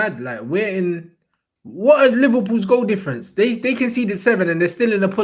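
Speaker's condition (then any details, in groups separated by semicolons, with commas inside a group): No condition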